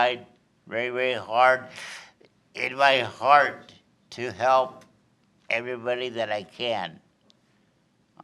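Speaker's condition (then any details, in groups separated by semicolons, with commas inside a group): Cerebral palsy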